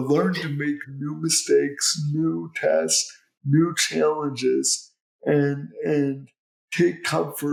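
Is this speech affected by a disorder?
Yes: cerebral palsy.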